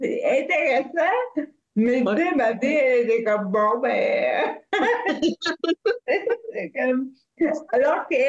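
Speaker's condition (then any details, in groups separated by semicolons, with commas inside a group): Cerebral palsy; shows a little in voice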